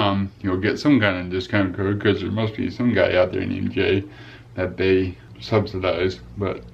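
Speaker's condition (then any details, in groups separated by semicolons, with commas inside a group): Cerebral palsy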